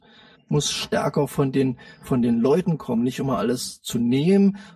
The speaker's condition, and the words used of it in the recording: None; typical speech.